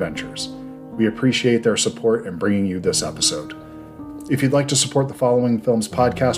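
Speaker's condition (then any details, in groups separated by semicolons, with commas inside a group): No condition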